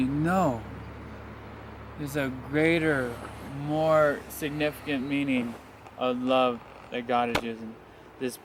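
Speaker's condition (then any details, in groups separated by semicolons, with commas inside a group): No condition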